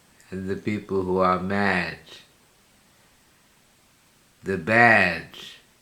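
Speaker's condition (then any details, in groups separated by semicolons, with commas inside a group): Slurred speech from poisoning; hypersalivation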